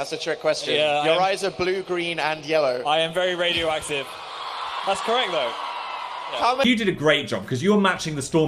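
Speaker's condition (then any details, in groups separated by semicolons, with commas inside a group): No condition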